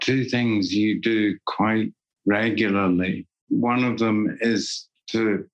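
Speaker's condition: Parkinson's disease; diagnosis took about 15 months

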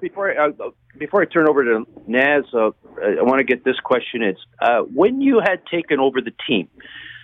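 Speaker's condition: No condition

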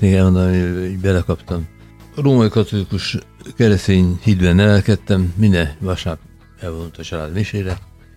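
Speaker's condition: Parkinson's disease

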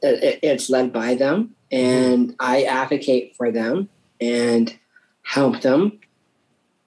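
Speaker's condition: Down syndrome; from birth

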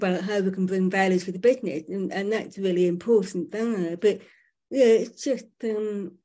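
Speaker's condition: Profoundly deaf, born profoundly deaf; lip reading main communication

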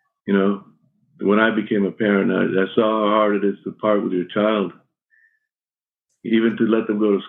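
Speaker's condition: Parkinson's; shaky voice, may stumble on words

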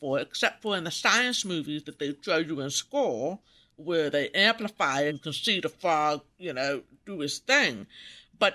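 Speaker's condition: Profound deafness; congenital, maternal rubella (German measles) in 1964 outbreak, about 30% hearing left ear, 40% right, tone deafness; interview over special high-tech phone equipment, colleague writes notes in meetings; pulled out of class weekly for speech therapy in school

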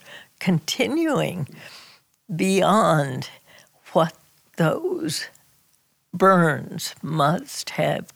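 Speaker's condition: Spasmodic dysphonia; diagnosis took six years, made at Johns Hopkins by neurologist and otolaryngologist, basal ganglia signal fault; strange, strangled-sounding voice, vocal cords crunch down unnaturally

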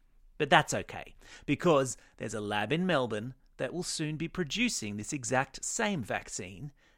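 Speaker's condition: No condition

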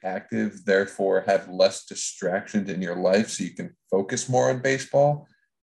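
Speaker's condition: No condition

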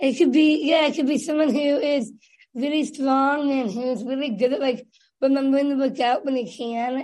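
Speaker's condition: Down syndrome; developmental disability from birth, differences in fine and gross motor skills and living independently

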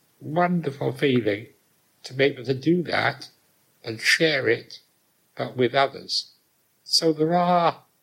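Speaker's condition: Muscular dystrophy; weak voice, weak breathing, speech and breathing compromised

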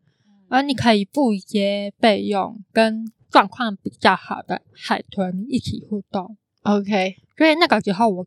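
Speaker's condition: Congenital hearing impairment, congenital cochlear underdevelopment; relies on watching eyes and surroundings to communicate

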